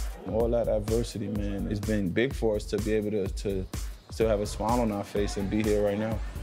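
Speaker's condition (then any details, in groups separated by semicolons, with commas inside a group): No condition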